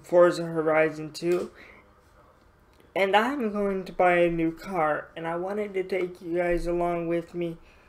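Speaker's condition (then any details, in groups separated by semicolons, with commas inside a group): Cerebral palsy, mild; speech sometimes affected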